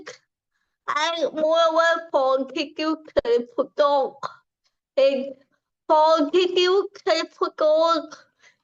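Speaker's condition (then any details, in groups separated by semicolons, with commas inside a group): Cerebral palsy; from birth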